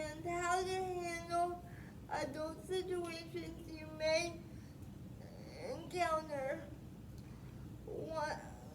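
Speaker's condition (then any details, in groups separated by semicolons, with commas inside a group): Spastic quadriplegic cerebral palsy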